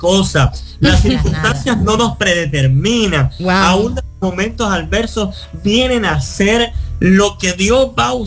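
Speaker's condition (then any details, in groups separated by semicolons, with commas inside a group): Cleft lip and palate; congenital cleft lip and complete cleft palate, no palatal bone, nasal passages joined, seven surgeries; born with no chance of speaking, now speaks, speaks a lot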